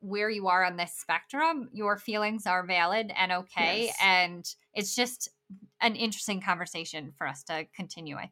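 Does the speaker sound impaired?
Yes: bilateral cleft lip and palate; congenital bilateral cleft lip and palate.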